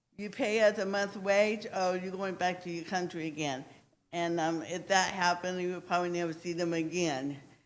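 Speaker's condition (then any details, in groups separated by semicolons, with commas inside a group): Cerebral palsy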